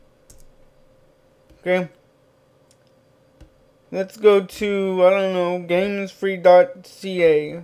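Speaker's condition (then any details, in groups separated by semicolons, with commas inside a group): Cerebral palsy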